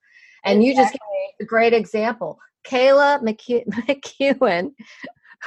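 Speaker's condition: No condition

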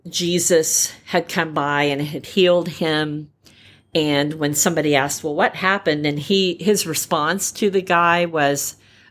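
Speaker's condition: Repaired cleft palate, cleft palate without cleft lip; congenital cleft, roof of mouth only, single repair by plastic surgeon at about 9 months; only one surgery lifetime, repair looks excellent to examining doctors and dentists; uses voice for radio hosting, singing and public speaking

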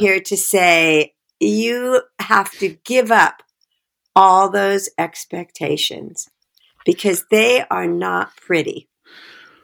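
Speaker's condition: No condition

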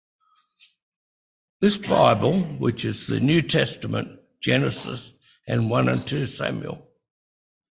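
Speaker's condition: Breathing-related speech difficulty

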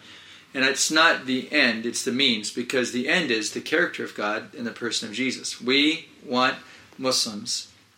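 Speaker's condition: No condition

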